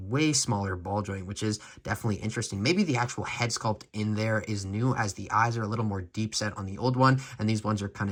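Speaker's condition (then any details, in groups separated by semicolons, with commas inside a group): No condition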